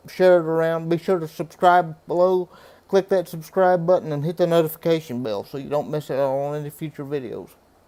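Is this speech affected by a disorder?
Yes: cerebral palsy; reports speaking clearly.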